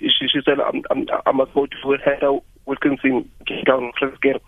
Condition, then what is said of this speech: Stuttering. And then I think now I have that confidence to speak, because now even the job I'm working on, like, I'm required to speak every day on the phone.